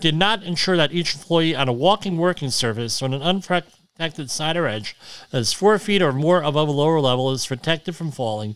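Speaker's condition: Cleft lip and palate; has tinnitus

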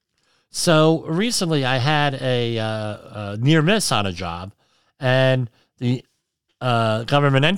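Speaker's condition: Cleft lip and palate

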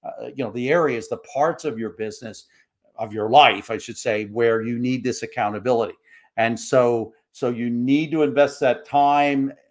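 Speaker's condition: No condition

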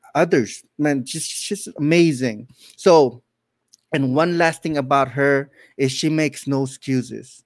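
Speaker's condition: No condition

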